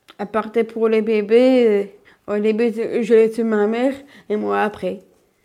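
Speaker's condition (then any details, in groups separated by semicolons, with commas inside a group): Down syndrome (trisomy 21); congenital chromosomal condition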